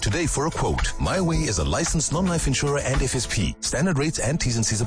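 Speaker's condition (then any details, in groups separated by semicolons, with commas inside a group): No condition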